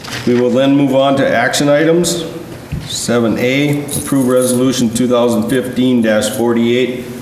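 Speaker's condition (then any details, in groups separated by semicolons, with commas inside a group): No condition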